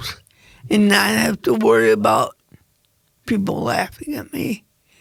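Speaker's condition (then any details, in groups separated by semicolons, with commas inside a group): Cerebral palsy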